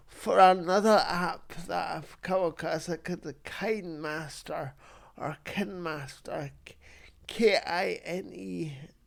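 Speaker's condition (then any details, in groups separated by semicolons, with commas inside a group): Cerebral palsy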